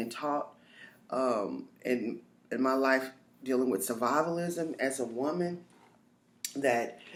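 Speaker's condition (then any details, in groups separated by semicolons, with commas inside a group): No condition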